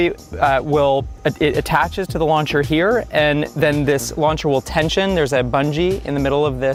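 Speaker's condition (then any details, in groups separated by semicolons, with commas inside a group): No condition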